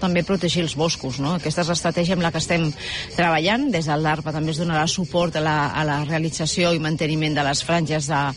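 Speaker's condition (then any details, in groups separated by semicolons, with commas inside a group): No condition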